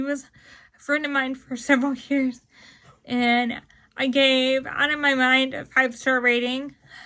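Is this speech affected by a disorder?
Yes: cerebral palsy.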